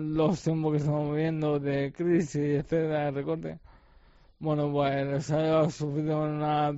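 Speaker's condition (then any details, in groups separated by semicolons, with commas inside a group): ALS; facial and mouth muscles affected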